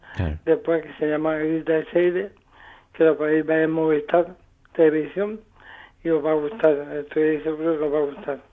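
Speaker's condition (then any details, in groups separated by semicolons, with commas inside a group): Amyotrophic lateral sclerosis; diagnosed three years ago; still able to attempt climb of Picu Urriellu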